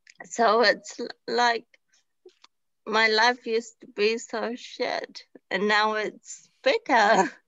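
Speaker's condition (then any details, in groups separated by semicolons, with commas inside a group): Traumatic brain injury; relearned talking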